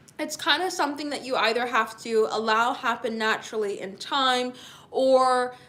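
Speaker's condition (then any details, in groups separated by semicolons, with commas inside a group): No condition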